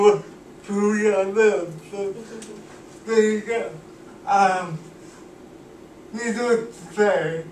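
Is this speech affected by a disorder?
Yes: cerebral palsy; cannot walk, uses wheelchair.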